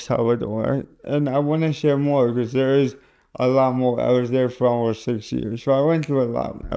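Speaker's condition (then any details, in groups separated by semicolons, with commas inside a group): Cerebral palsy; caused by stroke at birth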